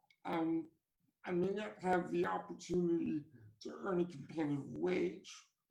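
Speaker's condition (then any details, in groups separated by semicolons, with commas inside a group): Cerebral palsy; from birth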